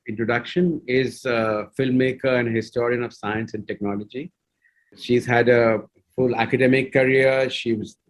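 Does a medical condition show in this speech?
No.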